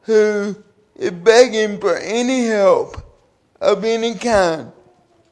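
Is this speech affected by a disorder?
Yes: cerebral palsy; from birth, due to birth complications, 37 years since onset, carried by parents and friends since birth.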